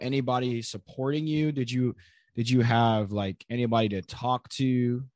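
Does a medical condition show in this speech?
No.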